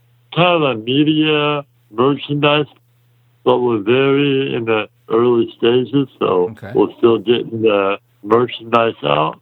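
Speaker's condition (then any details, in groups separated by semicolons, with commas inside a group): Muscular dystrophy; congenital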